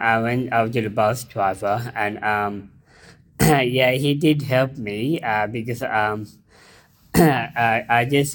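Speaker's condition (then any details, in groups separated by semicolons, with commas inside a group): Down syndrome; intellectual disability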